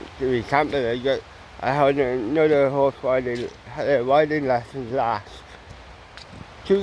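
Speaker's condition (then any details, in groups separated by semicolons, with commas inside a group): Cerebral palsy; mild, ataxic type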